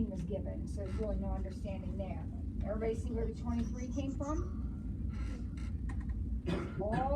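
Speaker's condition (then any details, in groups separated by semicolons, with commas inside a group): No condition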